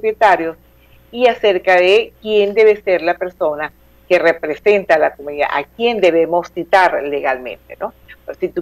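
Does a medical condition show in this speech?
No.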